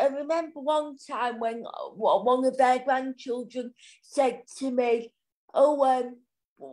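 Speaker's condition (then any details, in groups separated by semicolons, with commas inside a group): Cerebral palsy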